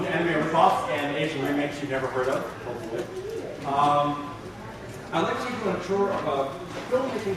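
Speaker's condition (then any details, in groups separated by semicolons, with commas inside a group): No condition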